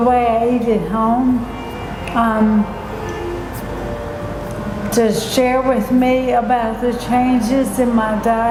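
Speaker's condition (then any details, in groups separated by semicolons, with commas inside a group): ALS; bulbar onset, mouth and speech; diagnosed six weeks ago, very early, riluzole, stem cell IV; very difficult swallowing and chewing, less choking, less slurring recently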